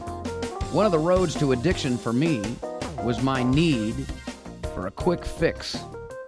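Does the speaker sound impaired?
No.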